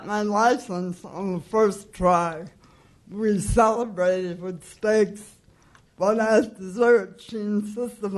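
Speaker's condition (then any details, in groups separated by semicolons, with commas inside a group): Cerebral palsy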